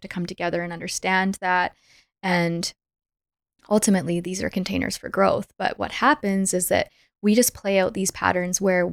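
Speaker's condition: No condition

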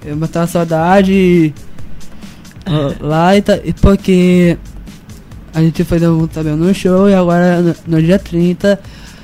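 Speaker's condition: Down syndrome; 18 years old, turning 19

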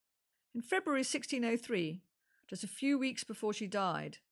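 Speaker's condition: No condition

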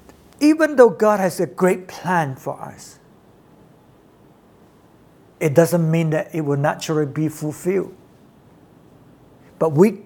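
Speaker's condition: No condition

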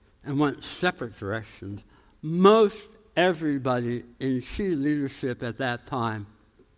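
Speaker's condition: Tongue cancer, jaw reconstruction, osteonecrosis of jaw after radiation; healing after implant surgery

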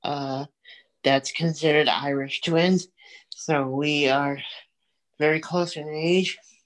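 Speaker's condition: Cerebral palsy; multiple surgeries since infancy

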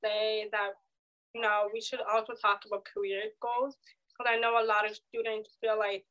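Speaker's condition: Deafness; age 24

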